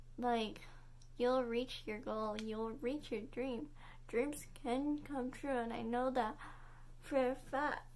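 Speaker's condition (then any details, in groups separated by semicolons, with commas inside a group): Cerebral palsy; spasticity and dystonia, cause illness and womb stroke, surgery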